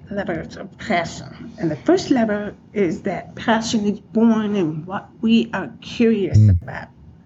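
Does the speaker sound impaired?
Yes: profound deafness, acquired, profound; progressive hereditary hearing loss, born hearing, hard of hearing childhood, profoundly deaf teen after water-skiing fall; uses captioning device, relies on lip reading, no usable residual hearing.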